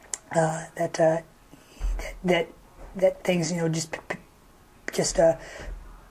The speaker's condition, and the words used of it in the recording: Stuttering. So um, you know, it's not your mic.